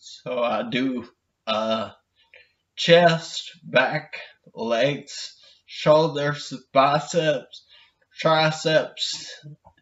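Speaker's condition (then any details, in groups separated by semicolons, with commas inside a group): Brain injury with dysarthria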